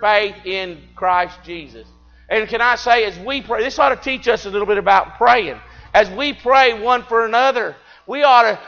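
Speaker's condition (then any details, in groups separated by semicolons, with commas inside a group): No condition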